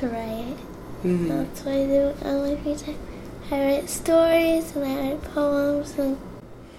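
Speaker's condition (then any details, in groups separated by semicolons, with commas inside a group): Cerebral palsy; sometimes cannot keep up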